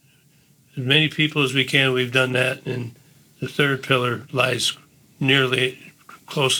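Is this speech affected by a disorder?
Yes: Parkinson's disease; first symptom hand cramping, diagnosed about 11 years ago, progressive; drooling stage, does regular exercise.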